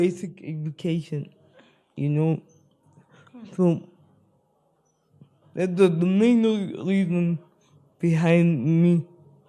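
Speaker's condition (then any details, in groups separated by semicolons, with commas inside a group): Spastic cerebral palsy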